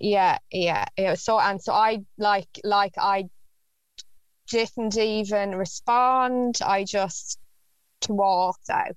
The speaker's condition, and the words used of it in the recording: Stuttering. I don't stutter around my two best friends.